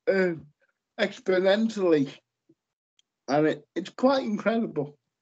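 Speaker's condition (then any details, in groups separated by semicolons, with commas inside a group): Cerebral palsy; lifelong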